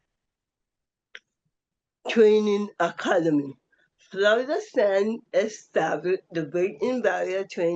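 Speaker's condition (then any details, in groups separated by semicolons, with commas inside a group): Cerebral palsy; affects voice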